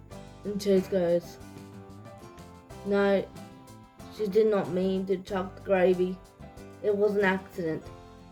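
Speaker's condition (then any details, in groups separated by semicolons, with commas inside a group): Cerebral palsy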